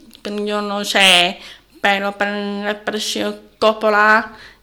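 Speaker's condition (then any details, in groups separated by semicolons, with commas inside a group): Deafness from birth, congenital; communicates by lip reading since always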